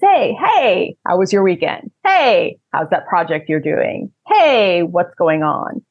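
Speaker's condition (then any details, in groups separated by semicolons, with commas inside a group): No condition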